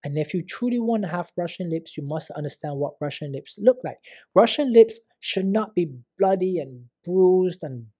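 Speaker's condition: No condition

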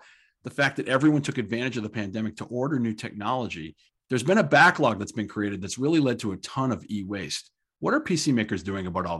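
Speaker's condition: No condition

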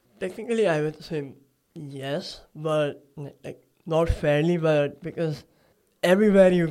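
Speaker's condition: Cleft palate; talks from nasal cavity

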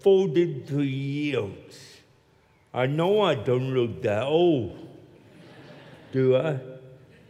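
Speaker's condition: Cerebral palsy; hard for many to understand

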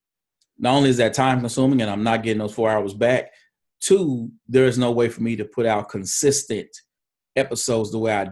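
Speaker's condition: No condition

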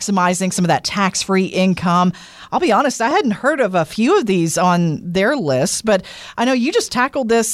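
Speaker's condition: No condition

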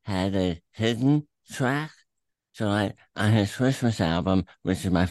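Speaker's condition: Throat cancer, tumor through tongue, attached to epiglottis; voice affected by cancer

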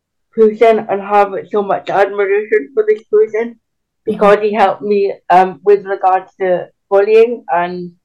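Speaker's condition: Cerebral palsy; can walk but with limits

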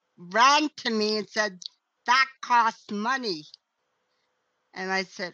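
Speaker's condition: Cerebral palsy; vocal cords damaged by intubation tube during surgery

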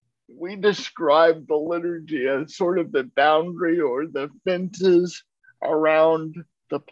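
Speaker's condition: Cerebral palsy; uses a wheelchair

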